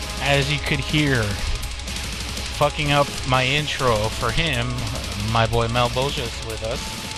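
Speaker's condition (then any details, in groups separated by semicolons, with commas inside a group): No condition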